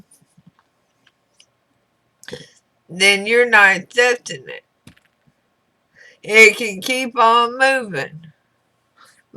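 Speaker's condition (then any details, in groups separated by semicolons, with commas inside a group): Throat cancer radiation damage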